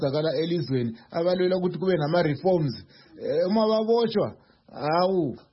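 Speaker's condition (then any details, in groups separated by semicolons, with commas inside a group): No condition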